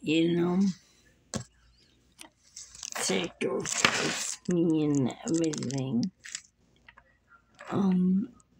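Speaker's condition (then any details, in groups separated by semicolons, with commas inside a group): Muscular dystrophy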